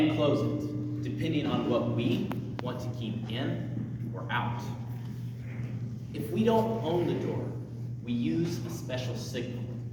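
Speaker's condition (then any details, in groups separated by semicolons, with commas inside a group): No condition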